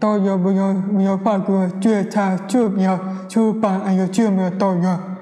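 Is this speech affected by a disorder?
Yes: hearing impairment; wears hearing aid, hears car horns and ambulance sirens with hearing aid; speech not very clear, others may not understand her.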